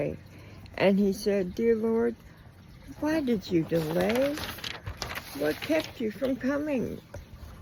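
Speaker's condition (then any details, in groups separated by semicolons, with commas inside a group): Cerebral palsy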